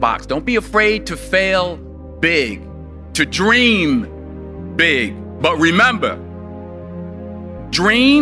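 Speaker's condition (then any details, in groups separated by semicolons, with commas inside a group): No condition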